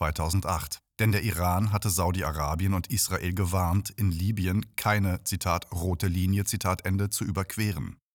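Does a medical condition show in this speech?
No.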